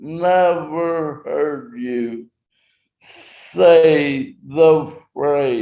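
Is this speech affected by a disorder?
Yes: traumatic brain injury.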